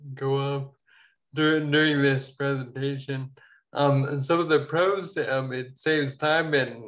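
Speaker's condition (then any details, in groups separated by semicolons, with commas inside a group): Ataxia; falls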